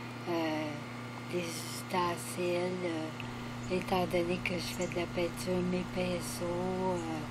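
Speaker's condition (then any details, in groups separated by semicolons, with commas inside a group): ALS; affects hands, legs and voice; diagnosed 4 months ago, little hand dexterity, wheelchair outdoors, rapid progression; lost half of voice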